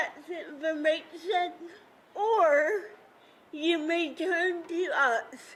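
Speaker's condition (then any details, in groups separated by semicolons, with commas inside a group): Cerebral palsy; voice with a CP accent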